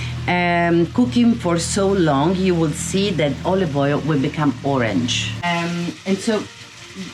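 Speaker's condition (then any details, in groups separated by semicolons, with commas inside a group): No condition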